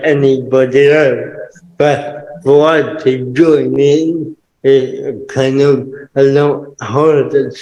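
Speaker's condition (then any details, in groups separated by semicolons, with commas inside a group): Cerebral palsy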